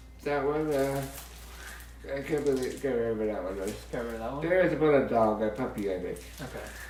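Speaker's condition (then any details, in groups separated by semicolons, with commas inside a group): Duchenne muscular dystrophy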